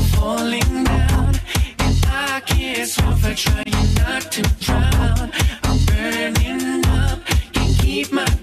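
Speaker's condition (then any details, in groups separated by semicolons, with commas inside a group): No condition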